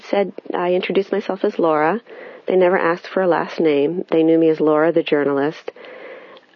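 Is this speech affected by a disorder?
No.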